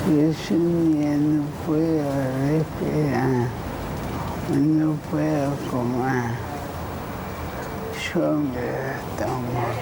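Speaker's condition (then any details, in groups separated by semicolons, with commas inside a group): ALS; practically unable to speak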